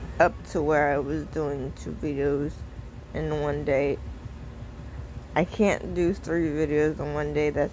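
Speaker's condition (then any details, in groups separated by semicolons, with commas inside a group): Cerebral palsy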